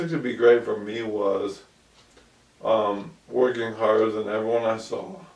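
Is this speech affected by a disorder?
Yes: ALS; about 2 years since onset.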